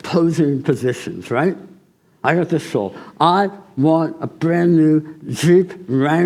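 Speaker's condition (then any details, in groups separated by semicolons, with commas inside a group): Tongue cancer surgery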